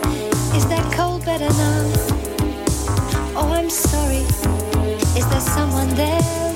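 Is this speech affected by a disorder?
No.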